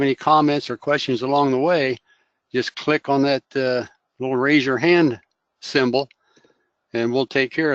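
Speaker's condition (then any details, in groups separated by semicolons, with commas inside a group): No condition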